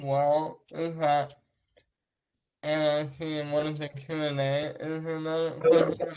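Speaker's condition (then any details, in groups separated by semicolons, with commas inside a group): Traumatic brain injury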